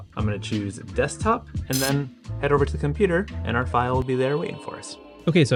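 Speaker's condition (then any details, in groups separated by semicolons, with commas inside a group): No condition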